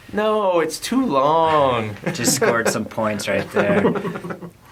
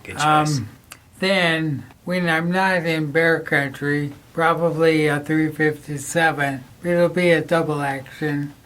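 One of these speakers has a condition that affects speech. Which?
The second: ALS; investigational therapies; voice gone, dysarthria.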